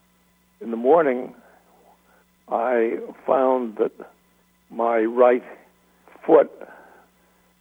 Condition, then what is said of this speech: Aphasia. 10 years ago this month, he experienced a stroke which left him with expressive aphasia and partial paralysis.